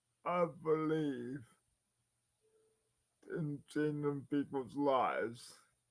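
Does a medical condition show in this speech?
Yes: cerebral palsy.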